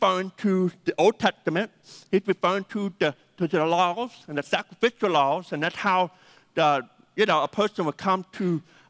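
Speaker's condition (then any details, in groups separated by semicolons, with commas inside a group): Deafness; needs names repeated several times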